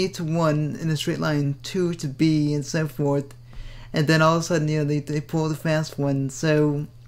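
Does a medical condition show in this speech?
Yes: cerebral palsy; Ilizarov operation; speaks fast.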